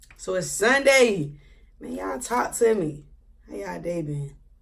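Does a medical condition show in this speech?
No.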